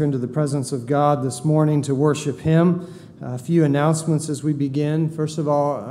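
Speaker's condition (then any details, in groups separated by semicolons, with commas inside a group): No condition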